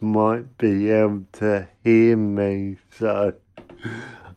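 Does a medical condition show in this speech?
Yes: cerebral palsy; congenital.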